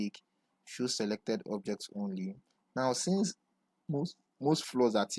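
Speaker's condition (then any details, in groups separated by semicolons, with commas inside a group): No condition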